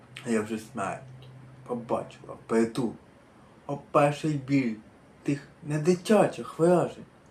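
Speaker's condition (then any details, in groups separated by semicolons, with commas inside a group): Cerebral palsy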